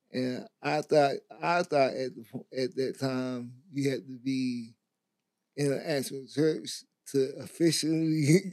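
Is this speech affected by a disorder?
Yes: stroke; stroke at 17, football hit, hydrocephalus, blocked neck artery, surgery Scottish Rite Atlanta, TBI, face transplant; babbling, uncontrollable drooling, slurred speech mother could not understand at onset, persisted after brain surgery.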